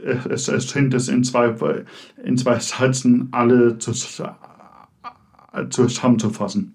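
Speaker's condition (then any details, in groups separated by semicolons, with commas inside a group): Stuttering; developmental, lifelong, possibly inherited, father stuttered, brother fluent, logopedic speech therapy, constant since second grade; not at all fluent, blocks, repetitions, filler hesitations, stutters even in dreams, fluent in writing; repeated sounds, repeated words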